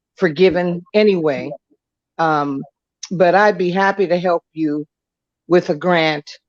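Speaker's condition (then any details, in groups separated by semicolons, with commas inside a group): No condition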